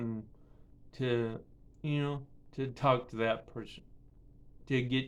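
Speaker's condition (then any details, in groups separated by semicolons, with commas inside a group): Cerebral palsy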